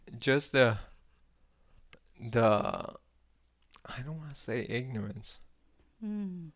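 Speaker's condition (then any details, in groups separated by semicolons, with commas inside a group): ALS; ALS diagnosed at 35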